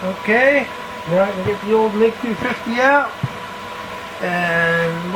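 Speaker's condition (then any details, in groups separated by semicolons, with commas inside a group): No condition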